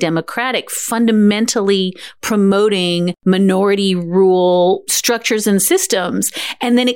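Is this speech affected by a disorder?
No.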